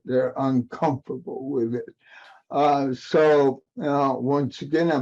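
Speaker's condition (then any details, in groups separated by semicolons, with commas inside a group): Cerebral palsy; aging adult, past 40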